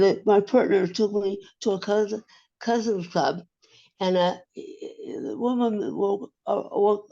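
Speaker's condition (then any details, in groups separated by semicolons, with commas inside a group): Acquired brain injury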